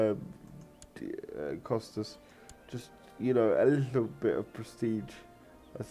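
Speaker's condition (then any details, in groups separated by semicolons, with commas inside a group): Cerebral palsy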